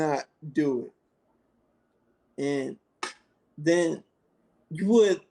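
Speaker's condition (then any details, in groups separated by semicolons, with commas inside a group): Multiple sclerosis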